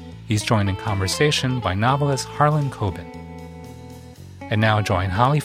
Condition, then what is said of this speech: No condition.